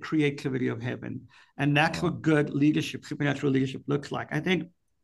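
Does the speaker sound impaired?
Yes: cleft palate; congenital cleft palate, speech and hearing impaired since birth, difficult childhood development; speech impediment.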